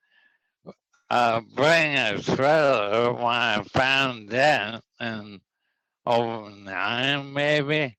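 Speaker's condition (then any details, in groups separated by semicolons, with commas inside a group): ALS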